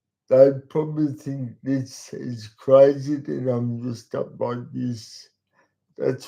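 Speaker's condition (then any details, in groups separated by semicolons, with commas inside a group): Cerebral palsy; talks slowly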